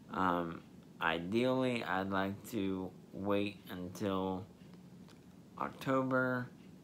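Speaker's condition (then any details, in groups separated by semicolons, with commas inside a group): Spastic diplegia cerebral palsy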